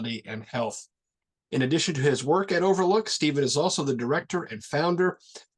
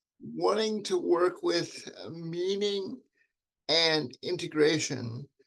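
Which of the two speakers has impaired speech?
The second: cerebral palsy.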